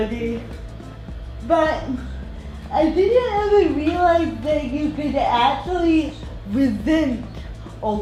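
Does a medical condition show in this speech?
Yes: cerebral palsy; from birth; able to stand.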